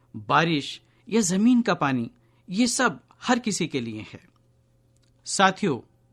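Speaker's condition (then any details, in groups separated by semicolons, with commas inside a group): No condition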